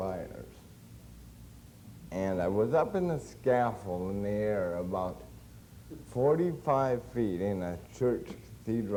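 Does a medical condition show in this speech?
Yes: cerebral palsy; since birth.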